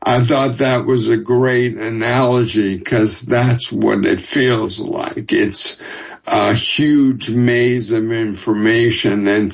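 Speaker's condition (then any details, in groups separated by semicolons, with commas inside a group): ALS; first symptoms sudden jerky walking, diagnosed over two years later, walking worsened from limp to cane; over two years since first symptoms, walks with cane, enrolled in Austin study; audible speech effects, formerly fast talker, used Team Gleason word banking program to recreate voice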